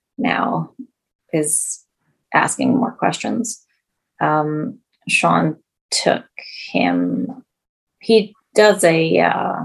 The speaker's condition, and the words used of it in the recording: Aphasia. And although my speech, I think, is fine, better now, I still can't write.